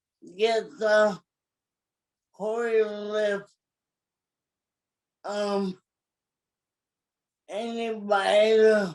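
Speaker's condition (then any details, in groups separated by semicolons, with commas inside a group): Cerebral palsy; from birth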